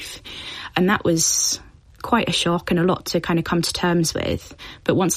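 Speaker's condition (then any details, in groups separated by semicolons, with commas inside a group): Tourette's syndrome; tics from about age 7, diagnosed at 17, motor and vocal tics, coprolalia; worsened after hypoxic seizure from blood donation at 17, abdominal clenching, spine twisting, jumping, offensive gestures; vocal tics of grunting, squeaking, full phrases and words, involuntary swearing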